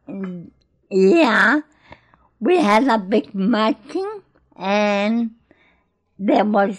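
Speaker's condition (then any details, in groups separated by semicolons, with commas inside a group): Cerebral palsy; born in Greece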